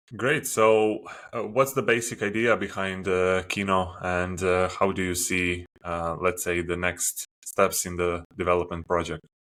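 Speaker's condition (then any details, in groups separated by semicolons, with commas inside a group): No condition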